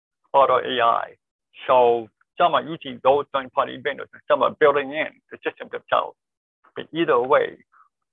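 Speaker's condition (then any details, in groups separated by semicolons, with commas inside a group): Deafness, born deaf, cochlear implant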